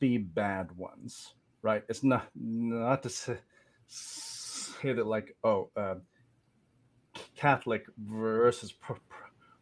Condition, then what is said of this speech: Stuttering. But then a lot of the turbulence, I should say before I continue, I have a stutter.